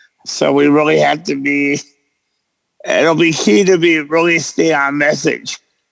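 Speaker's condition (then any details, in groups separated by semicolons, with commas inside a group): Cerebral palsy; present since birth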